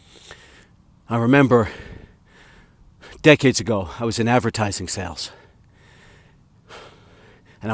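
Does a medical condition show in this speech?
No.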